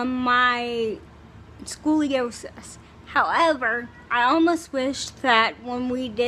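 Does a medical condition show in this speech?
Yes: cerebral palsy, spastic, severe.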